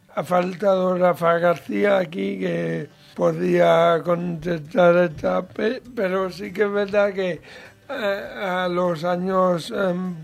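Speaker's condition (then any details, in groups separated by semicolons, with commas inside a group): Cerebral palsy, mild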